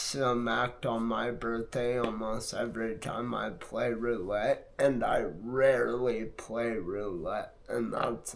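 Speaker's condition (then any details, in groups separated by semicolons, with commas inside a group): Multiple sclerosis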